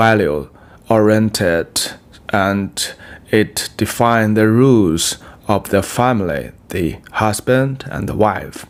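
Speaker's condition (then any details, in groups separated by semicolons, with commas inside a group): No condition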